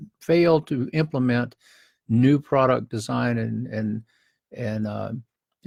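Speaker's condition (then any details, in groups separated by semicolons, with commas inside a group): No condition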